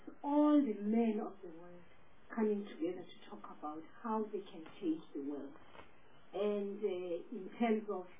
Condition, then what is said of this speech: None; typical speech.